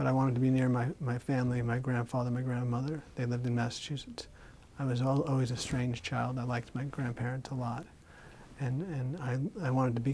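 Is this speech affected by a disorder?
Yes: Parkinson's disease; diagnosed about 14 years before recording; some speech issues, ice water harms vocal cords, drinks warm water, speech therapy judged unnecessary.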